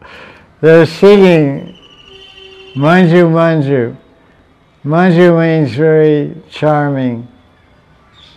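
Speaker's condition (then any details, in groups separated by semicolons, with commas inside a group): Deafness; unsure of microphone volume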